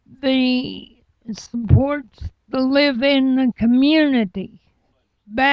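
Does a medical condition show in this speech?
Yes: cerebral palsy.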